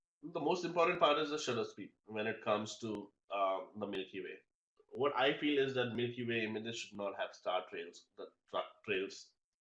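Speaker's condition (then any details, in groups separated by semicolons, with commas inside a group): No condition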